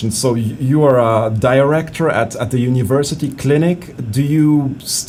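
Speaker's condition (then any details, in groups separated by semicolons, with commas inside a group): No condition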